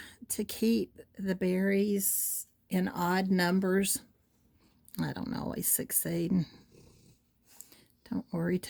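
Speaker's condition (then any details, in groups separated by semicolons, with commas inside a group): No condition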